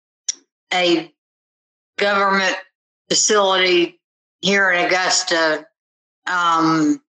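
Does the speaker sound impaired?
Yes: tardive dyskinesia; onset 10+ years ago, progressive, arm and leg flailing, falls, balance issues, moderately severe to severe; on proper medication from neurologist, tongue flickers, involuntary jaw movement, uncomfortable feeling under tongue; mild stutter now, formerly severe stutter making speech unintelligible, chewing and swallowing little affected.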